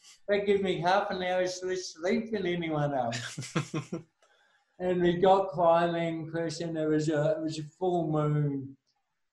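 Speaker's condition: Cerebral palsy; speech sounds affected by cerebral palsy

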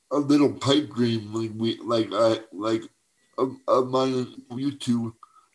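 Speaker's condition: Cerebral palsy; uses wheelchair for mobility

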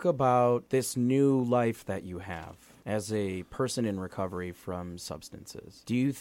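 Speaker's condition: No condition

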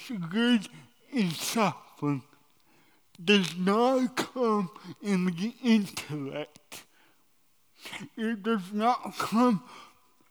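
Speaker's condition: Cerebral palsy

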